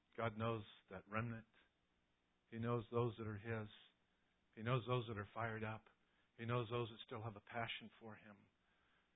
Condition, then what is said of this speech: None; typical speech.